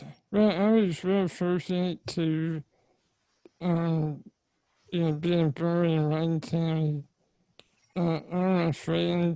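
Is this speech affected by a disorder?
Yes: spinal muscular atrophy.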